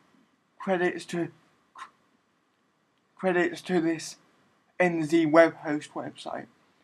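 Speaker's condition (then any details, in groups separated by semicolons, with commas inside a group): Cerebral palsy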